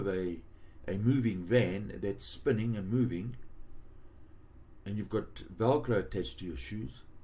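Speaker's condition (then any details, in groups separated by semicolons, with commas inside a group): No condition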